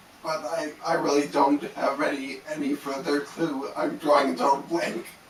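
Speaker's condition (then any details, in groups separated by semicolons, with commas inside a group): Cerebellar ataxia from brain tumour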